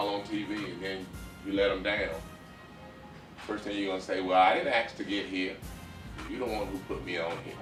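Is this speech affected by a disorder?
No.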